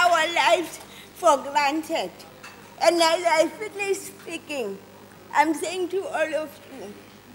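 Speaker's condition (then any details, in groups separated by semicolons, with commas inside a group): Cerebral palsy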